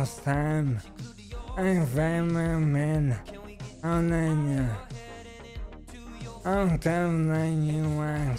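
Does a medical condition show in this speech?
Yes: ALS; stem cell treatment.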